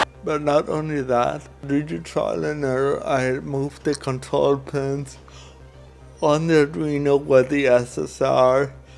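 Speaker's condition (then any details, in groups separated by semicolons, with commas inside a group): Cerebral palsy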